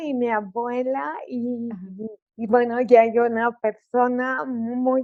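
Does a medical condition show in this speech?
Yes: cerebral palsy; articulation affected.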